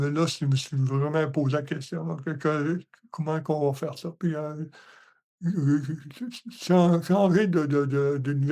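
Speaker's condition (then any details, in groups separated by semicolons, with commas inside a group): Hemiparalysis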